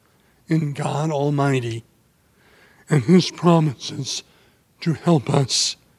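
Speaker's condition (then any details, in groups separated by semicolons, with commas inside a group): ALS; voice affected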